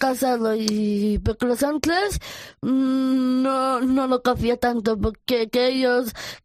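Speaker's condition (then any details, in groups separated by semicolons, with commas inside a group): Down syndrome; congenital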